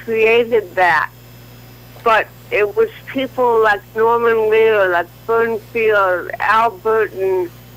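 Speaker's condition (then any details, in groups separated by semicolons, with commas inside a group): Cerebral palsy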